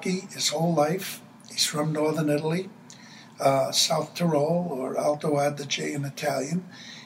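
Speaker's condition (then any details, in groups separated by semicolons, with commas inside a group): No condition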